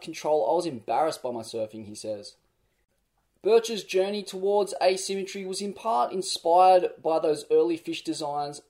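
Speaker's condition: No condition

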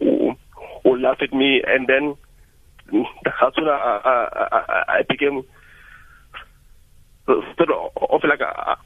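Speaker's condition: Stuttering; stuttering since age 6, through school, worse at University of Cape Town introducing self, speaking before groups; speech therapy with Tina Lillian in Gauteng, coach Heather Wilkinson in Cape Town, slow reading, breathing, phone training; spoke fast before therapy, records own phone speech, no stuttering when singing, now speaks daily on phone; blocks

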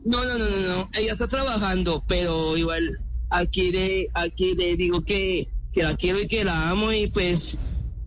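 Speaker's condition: Down syndrome; 24 years old

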